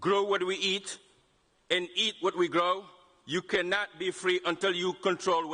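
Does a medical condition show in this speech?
No.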